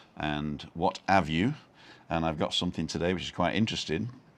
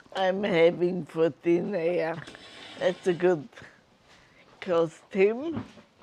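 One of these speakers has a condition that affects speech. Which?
The second: multiple sclerosis.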